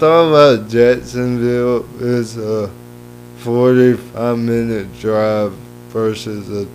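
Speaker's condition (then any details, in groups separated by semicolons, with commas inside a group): Cerebral palsy; lifelong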